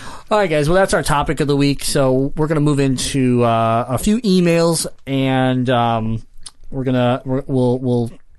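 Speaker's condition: Cleft palate; congenital

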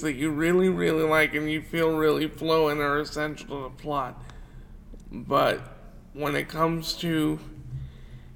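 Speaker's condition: Cerebral palsy; wheelchair user

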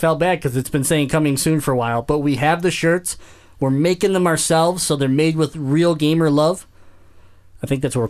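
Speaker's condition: Cleft palate; congenital cleft palate

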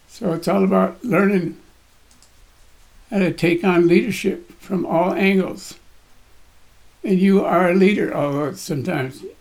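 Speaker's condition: Parkinson's disease; Parkinson's getting in the way a little, daily cardio and gym workouts

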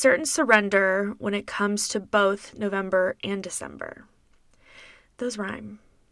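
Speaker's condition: No condition

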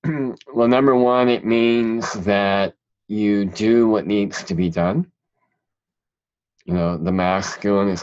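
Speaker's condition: Cleft palate; present since childhood

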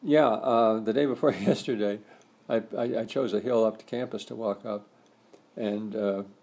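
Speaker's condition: Parkinson's disease; earlier breathing trouble during sleep, reduced gait, stooped posture, stiff right arm, lost force and speed

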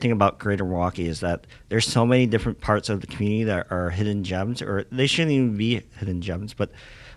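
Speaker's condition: Cleft lip and palate; congenital

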